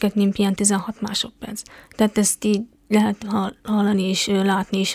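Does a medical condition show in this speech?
Yes: deafness; tried signing with Japanese sign-language users at the competition.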